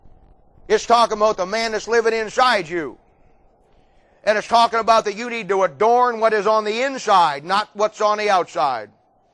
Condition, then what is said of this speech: None; typical speech.